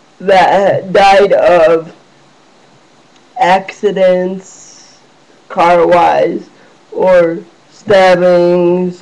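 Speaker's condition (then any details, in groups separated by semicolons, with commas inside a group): Cerebral palsy; wheelchair bound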